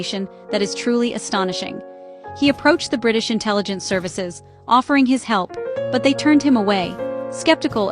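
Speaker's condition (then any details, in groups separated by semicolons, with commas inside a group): No condition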